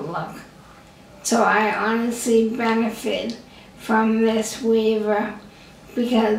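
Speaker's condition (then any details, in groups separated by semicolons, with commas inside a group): Acquired brain injury; could not talk, had to relearn speaking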